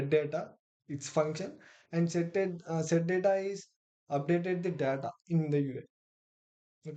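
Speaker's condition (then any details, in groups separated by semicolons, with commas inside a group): No condition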